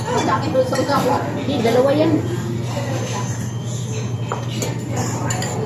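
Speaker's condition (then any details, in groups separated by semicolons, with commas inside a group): No condition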